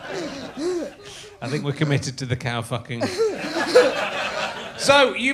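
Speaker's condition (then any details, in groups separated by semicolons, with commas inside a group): No condition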